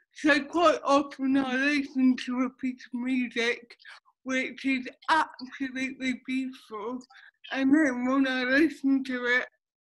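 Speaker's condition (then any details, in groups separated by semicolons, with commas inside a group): Cerebral palsy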